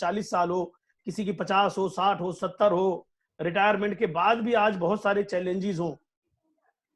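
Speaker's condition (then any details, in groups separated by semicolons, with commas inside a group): No condition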